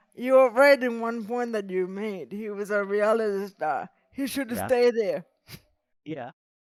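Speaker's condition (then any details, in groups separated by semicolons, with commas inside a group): Cerebral palsy; present from birth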